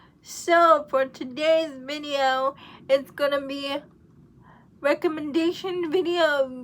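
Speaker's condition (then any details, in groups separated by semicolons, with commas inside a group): Cerebral palsy; uses wheelchair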